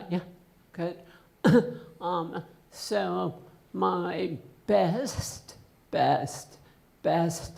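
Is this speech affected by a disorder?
Yes: essential tremor.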